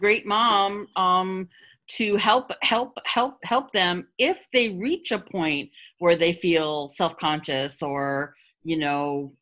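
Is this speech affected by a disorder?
Yes: stuttering; formerly covert, later more open after emotional pivot, learned term at Covert Stuttering Exposed workshop; formerly anticipated feared words and substituted alternatives, found hiding exhausting; here repeated words.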